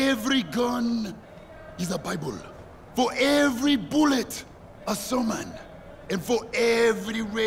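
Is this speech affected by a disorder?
No.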